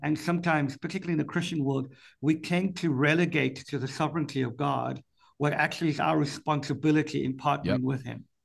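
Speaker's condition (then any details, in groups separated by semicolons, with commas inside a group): Cleft palate; speech impediment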